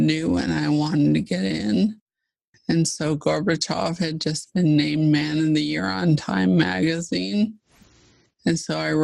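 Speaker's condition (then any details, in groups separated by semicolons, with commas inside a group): ALS (Lou Gehrig's disease)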